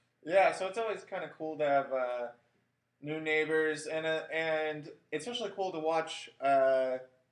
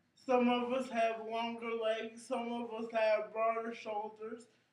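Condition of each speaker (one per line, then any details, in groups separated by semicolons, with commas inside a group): No condition
Cerebral palsy; brain injury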